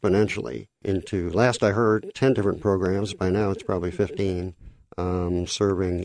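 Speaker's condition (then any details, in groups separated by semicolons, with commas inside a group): Cleft lip and palate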